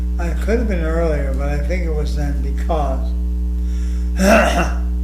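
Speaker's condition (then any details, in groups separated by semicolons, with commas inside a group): ALS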